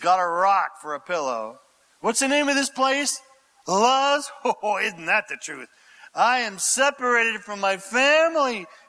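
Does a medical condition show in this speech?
No.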